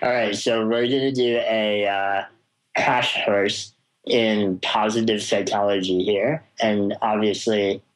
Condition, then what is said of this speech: Spinal muscular atrophy. I don't understand why I'm talking to a guy that sounds kind of mumbly.